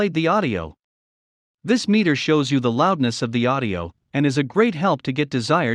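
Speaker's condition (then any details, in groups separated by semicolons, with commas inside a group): No condition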